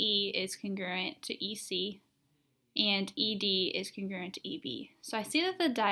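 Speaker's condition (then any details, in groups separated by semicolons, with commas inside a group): No condition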